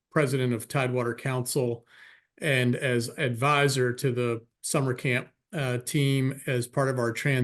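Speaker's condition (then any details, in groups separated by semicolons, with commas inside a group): No condition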